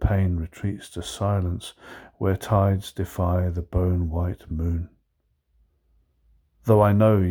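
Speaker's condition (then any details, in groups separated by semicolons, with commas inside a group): No condition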